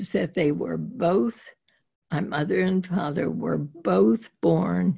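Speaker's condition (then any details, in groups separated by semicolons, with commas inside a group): Spasmodic dysphonia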